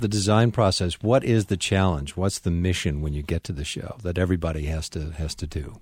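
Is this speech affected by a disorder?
No.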